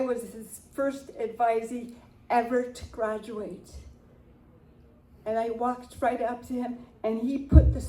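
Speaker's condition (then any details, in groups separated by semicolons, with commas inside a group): Cerebral palsy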